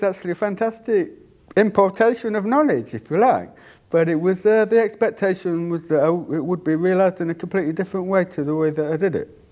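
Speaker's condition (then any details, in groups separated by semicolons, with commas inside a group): Deafness; cannot hear own voice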